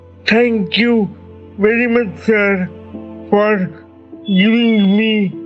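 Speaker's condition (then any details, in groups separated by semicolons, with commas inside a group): Cerebral palsy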